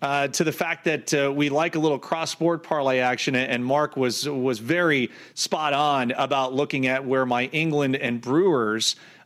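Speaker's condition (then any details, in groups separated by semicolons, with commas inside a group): No condition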